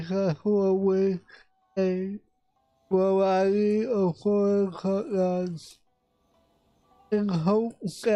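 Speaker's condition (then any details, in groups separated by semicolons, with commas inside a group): Cerebral palsy; affects voice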